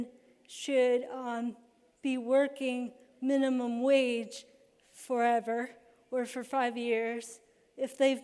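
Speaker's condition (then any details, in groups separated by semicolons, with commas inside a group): Cerebral palsy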